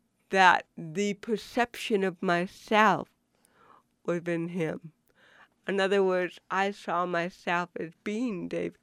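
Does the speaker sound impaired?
Yes: cerebral palsy; titanium neck.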